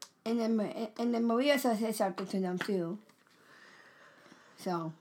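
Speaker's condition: Down syndrome; age 17, cannot sit still; makes a particular noise, named as a Down syndrome challenge

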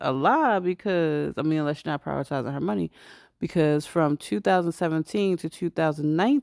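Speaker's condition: No condition

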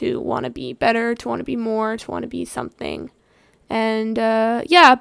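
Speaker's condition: No condition

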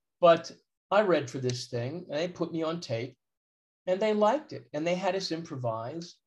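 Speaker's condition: No condition

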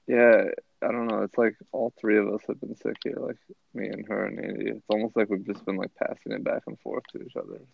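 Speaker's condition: No condition

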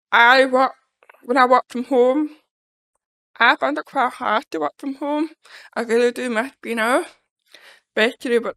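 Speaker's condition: Deafness; congenital deafness, born deaf

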